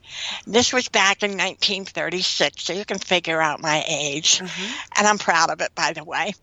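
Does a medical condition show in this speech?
Yes: cleft lip and palate, severe.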